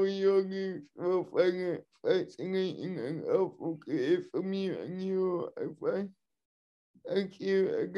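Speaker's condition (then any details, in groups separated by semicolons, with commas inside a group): Cerebral palsy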